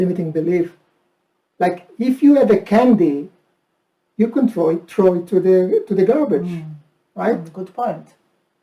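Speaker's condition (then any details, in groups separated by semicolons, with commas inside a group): No condition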